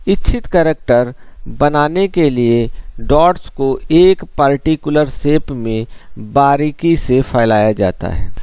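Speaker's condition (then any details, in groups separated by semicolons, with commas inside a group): No condition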